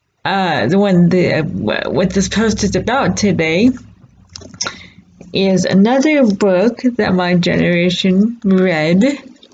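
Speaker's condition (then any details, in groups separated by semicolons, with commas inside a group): Cerebral palsy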